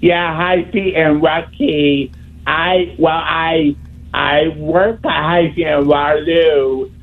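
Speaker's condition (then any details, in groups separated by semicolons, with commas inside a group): Speech impediment; wheelchair user; tries to talk really clearly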